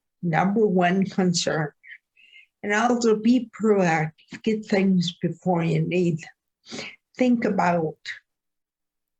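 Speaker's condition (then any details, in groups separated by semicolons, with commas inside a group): Ataxia; Friedreich's form, late adult onset, balance, coordination, walking affected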